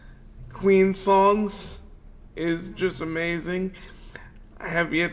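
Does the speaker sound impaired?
Yes: cerebral palsy; wheelchair user.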